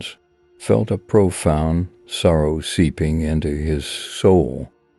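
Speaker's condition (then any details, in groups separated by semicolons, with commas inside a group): No condition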